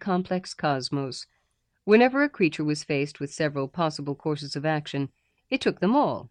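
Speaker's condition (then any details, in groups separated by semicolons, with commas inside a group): No condition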